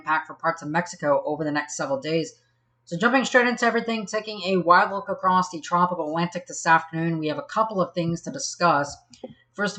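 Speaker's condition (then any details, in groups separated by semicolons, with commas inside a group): No condition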